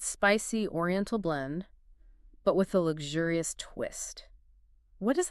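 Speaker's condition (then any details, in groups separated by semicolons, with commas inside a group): No condition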